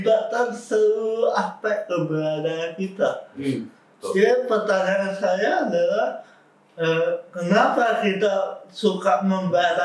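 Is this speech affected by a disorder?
Yes: cerebral palsy.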